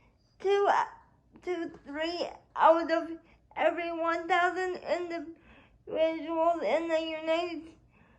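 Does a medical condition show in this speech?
Yes: cerebral palsy; spastic quadriplegia.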